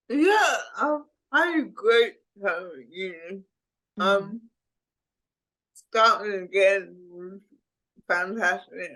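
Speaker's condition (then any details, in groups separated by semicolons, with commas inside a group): Cerebral palsy; speech impediment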